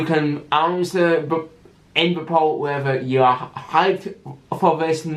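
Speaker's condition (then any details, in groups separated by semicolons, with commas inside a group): Cerebral palsy with stammer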